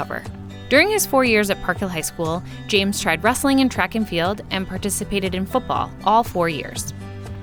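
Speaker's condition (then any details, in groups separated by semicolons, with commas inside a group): No condition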